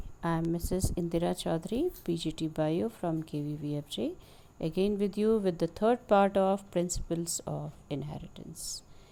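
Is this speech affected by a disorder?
No.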